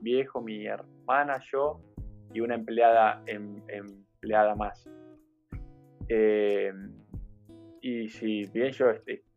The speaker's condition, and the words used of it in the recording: Stuttering. Mi habla ya es así, es diferente a la del común de las personas.